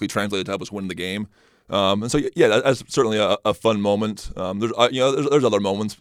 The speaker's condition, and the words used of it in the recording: Stuttering. I've been to, you know, to speech therapists, and they've kind of helped me a little bit.